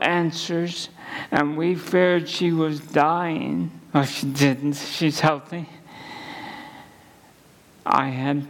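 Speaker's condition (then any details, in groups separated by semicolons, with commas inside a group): ALS; at least a couple of months since diagnosis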